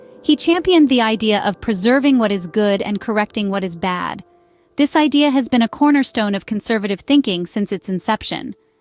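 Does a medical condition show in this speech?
No.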